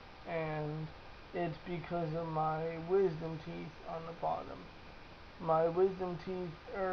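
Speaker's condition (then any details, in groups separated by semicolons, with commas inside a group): Cerebral palsy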